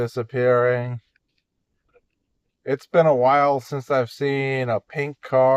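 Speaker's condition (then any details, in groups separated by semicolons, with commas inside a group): No condition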